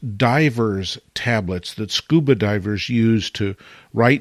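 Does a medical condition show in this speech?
No.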